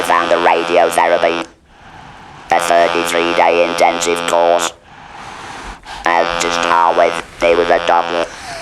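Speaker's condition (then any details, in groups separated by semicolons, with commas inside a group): Laryngeal cancer with laryngectomy; chemotherapy, radiotherapy, repeated surgery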